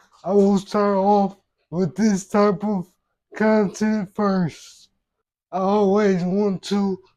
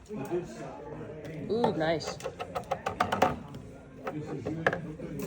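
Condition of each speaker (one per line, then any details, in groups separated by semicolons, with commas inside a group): Traumatic brain injury; motor vehicle accident; about 3.5 years since injury, early coordination problems; voice affected
No condition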